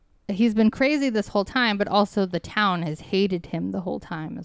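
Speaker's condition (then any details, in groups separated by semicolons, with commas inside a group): No condition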